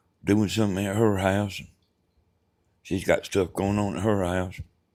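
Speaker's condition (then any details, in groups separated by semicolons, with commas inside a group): Brain bleed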